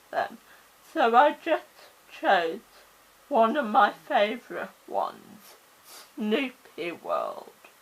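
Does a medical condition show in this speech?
Yes: cerebral palsy; oxygen starvation at birth.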